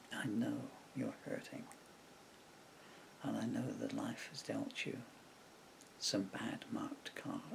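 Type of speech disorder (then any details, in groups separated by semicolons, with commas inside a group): Bulbar dysarthria; progressive bulbar palsy (MND)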